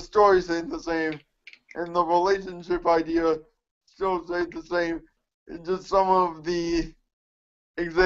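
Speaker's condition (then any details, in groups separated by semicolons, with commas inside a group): Cerebral palsy; mixed quadriplegia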